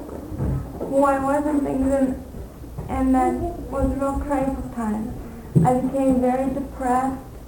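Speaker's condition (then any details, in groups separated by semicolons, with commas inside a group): Cerebral palsy; non-progressive, plateau in abilities, walks without wheelchair, no formal physical therapy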